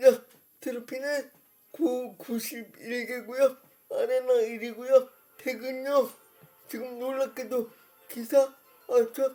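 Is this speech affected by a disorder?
Yes: brain lesion disability.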